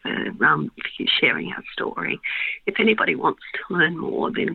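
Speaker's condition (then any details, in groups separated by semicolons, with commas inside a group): Spasmodic dysphonia; onset about 16 years ago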